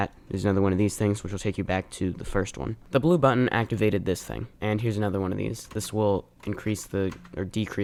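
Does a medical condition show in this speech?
No.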